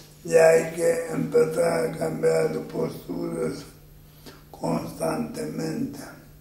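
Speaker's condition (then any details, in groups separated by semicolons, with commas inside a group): Amyotrophic lateral sclerosis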